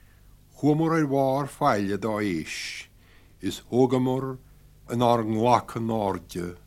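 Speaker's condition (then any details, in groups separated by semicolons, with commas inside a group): No condition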